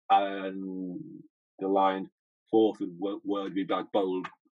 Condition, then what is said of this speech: Stuttering. As thinking back to like how I've gotten past my stutter, it's still a very much ongoing process.